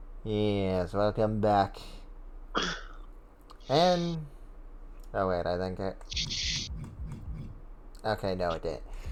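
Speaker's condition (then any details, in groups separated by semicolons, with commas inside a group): No condition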